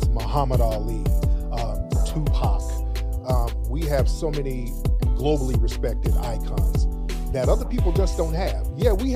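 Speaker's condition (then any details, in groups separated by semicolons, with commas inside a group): No condition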